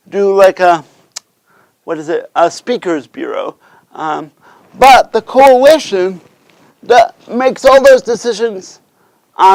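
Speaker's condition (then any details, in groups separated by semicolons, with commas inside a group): Cerebral palsy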